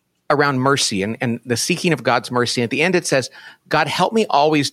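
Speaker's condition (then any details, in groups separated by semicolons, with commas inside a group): No condition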